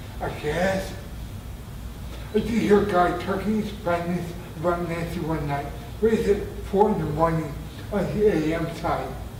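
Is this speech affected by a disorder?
Yes: traumatic brain injury; near-fatal injury.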